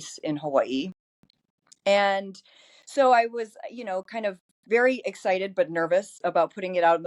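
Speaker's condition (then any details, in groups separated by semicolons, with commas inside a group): No condition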